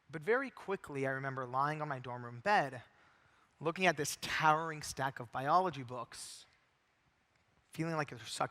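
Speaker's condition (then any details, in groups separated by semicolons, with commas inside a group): No condition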